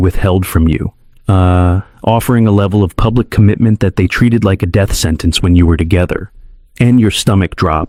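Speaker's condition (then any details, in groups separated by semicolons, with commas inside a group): No condition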